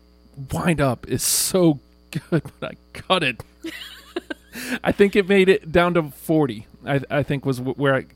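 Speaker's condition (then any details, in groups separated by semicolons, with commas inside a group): No condition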